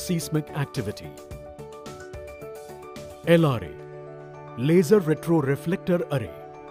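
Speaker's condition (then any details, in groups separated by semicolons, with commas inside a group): No condition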